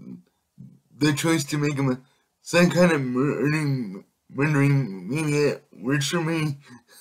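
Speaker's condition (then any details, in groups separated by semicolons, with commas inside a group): Cerebral palsy; able to speak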